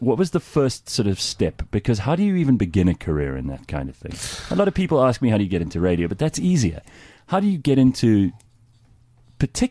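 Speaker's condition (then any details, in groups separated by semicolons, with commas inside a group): No condition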